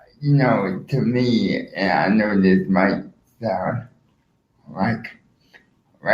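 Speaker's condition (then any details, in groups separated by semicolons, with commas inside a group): Cerebral palsy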